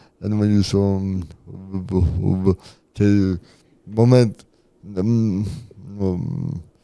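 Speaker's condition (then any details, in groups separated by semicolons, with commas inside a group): Cerebral palsy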